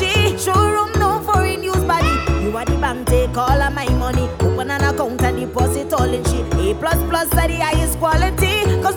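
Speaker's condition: No condition

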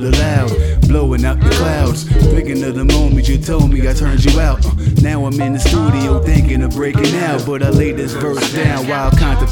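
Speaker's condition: No condition

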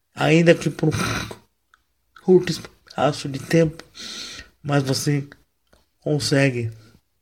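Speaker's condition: Cerebral palsy, mild; wheelchair user

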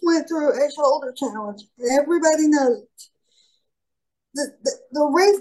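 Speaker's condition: Cerebral palsy; largely independent

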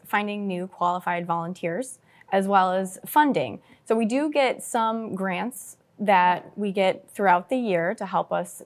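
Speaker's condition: No condition

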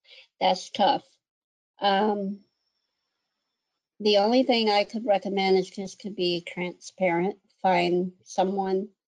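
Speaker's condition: Cleft lip and palate; congenital cleft lip and cleft palate, 60 plus surgeries

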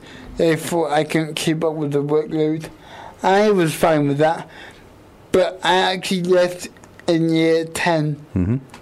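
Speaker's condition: Quadriplegic cerebral palsy; all four limbs affected, right side worse than left, wheelchair bound, 24-hour care; obvious speech impediment, quite a bit of effort to speak and shape words, considers self understandable

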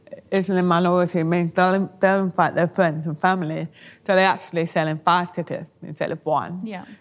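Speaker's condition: Deafness; born profoundly deaf, taught lip reading, hearing aids, English first language, Auslan learned ten years ago; bilingual English and Auslan, prefers captioning over Auslan at shows

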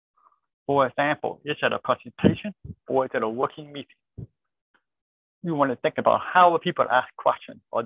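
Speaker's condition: Deafness, born deaf, cochlear implant

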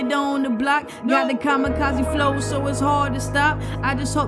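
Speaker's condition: No condition

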